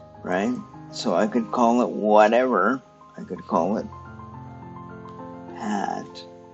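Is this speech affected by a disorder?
Yes: cerebral palsy; stiff muscles.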